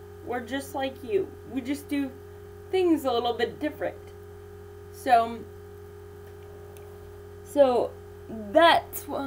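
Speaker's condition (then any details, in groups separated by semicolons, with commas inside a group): Cerebral palsy; infant ventilator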